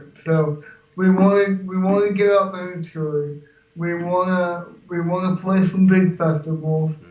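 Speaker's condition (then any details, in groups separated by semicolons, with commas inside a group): Cerebral palsy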